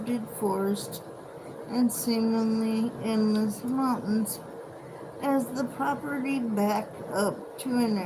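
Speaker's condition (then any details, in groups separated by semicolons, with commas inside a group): Cerebral palsy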